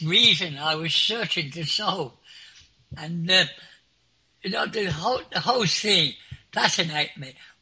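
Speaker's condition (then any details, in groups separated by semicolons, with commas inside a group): Clinically deaf; clinically deaf since school age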